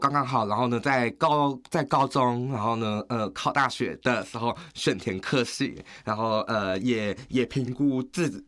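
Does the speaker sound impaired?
Yes: hearing impairment, acquired, progressive; gradually worsening hearing loss; slight accent, taken for ABC, Southeast Asian or overseas Chinese, word order and naturalness normal.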